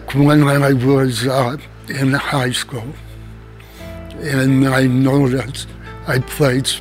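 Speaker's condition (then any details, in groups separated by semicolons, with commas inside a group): Essential tremor; limits speaking and drinking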